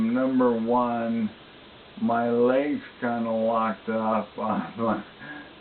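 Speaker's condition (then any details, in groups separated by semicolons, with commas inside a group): ALS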